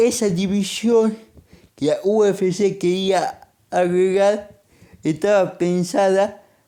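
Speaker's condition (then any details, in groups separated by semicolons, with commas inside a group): Cerebral palsy; monthly medication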